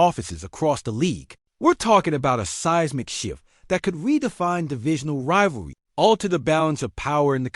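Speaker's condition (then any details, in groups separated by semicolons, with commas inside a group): No condition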